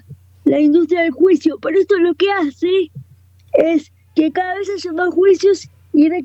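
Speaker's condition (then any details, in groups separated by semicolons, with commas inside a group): Cerebral palsy, quadriparesis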